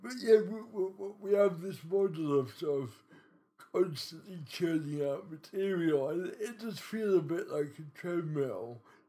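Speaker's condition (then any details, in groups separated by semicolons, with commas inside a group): Cerebral palsy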